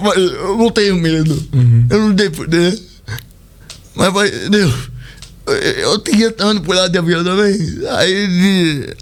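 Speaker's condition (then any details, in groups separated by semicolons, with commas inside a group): Cerebral palsy; speech not normal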